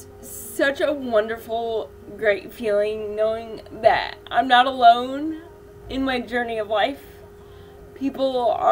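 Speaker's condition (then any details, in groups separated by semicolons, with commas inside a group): Cerebral palsy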